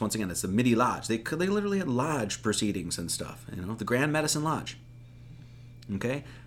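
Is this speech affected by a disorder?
No.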